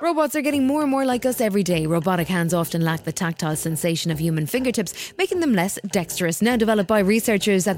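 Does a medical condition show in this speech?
No.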